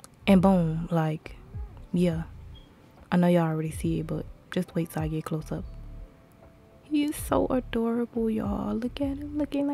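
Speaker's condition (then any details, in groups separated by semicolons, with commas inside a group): No condition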